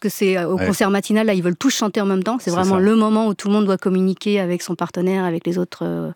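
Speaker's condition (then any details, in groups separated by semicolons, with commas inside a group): No condition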